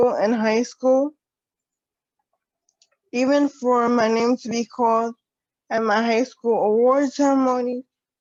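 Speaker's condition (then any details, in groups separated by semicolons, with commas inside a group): Cerebral palsy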